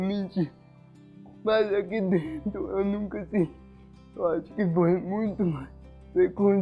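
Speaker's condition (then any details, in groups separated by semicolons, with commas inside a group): Cerebral palsy; some difficulty speaking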